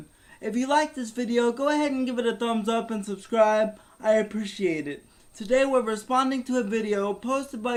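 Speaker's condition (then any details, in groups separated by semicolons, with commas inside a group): Cerebral palsy; spastic twitchy movements, wheelchair user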